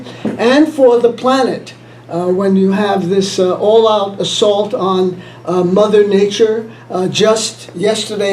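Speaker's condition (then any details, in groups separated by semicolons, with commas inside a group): No condition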